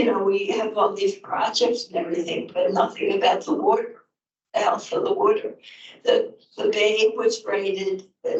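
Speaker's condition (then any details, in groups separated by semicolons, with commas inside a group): Multiple sclerosis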